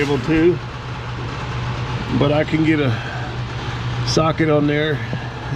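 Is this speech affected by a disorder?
No.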